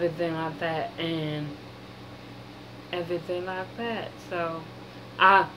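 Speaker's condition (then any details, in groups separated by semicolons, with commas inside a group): Mild cerebral palsy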